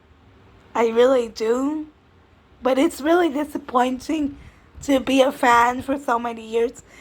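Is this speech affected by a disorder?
Yes: cerebral palsy.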